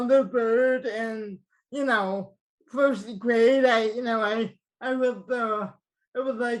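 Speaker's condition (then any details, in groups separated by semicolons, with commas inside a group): Cerebral palsy, mild; mildly affected speech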